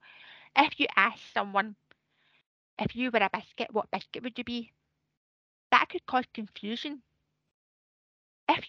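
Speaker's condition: Deafness; speech sometimes affected

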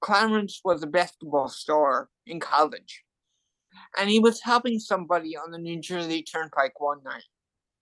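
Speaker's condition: Cerebral palsy and hearing loss; poor hearing

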